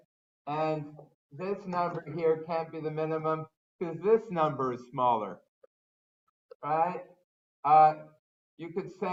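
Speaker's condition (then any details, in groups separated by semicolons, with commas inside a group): No condition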